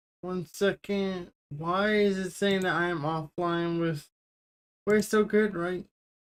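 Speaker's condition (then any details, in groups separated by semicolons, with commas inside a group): Cerebral palsy; wheelchair user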